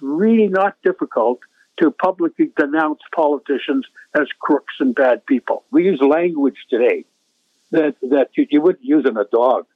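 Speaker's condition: No condition

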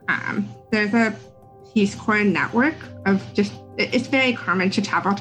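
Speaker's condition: Deafness; had speech therapy

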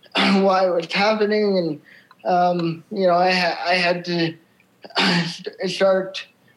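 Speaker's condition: Cerebral palsy; from birth, wheelchair user

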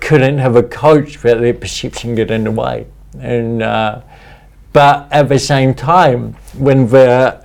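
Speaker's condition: Cerebral palsy; speech impediment, talks funny

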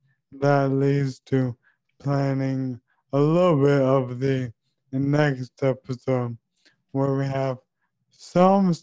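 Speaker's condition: ALS; 2 years since diagnosis

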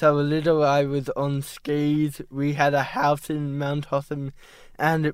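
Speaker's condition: Cerebral palsy; ski poles hard to place

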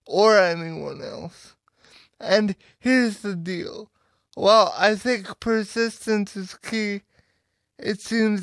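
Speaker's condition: Cerebral palsy; power wheelchair user

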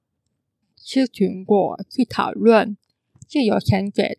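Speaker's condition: Congenital hearing impairment, congenital cochlear underdevelopment; cochlea missing one turn

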